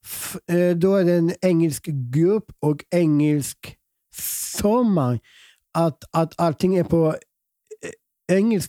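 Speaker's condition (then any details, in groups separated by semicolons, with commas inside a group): Down syndrome; 32 years with condition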